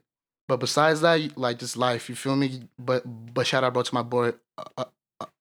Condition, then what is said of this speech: Stuttering. Like I have a speech impediment.